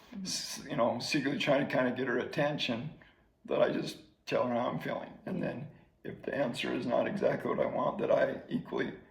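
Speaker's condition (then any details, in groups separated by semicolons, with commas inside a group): ALS; slowly progressing ALS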